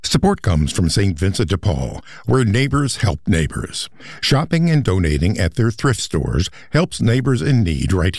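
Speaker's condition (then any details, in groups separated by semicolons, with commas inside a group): No condition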